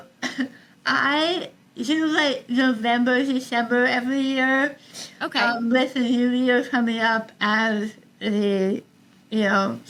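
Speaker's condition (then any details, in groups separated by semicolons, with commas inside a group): Tongue cancer, partial glossectomy; over half tongue removed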